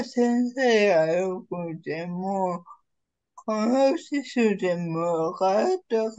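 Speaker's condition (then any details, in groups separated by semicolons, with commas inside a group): Cerebral palsy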